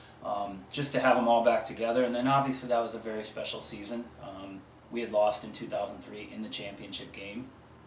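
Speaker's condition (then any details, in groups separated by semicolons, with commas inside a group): No condition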